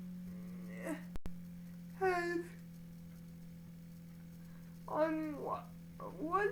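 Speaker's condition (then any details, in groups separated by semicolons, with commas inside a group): Cerebral palsy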